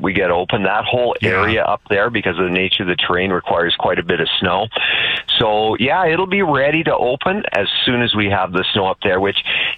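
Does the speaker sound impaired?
No.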